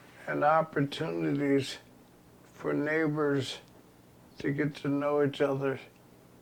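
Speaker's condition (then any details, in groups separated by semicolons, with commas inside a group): ALS; progressive terminal illness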